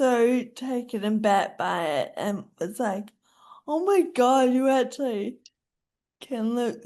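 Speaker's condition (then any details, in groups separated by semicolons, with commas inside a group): Friedreich's ataxia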